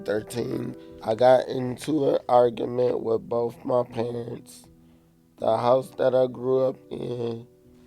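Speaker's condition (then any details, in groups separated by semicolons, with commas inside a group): Cerebral palsy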